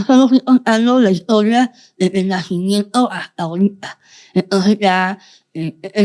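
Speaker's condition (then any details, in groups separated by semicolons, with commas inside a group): Moebius syndrome, congenital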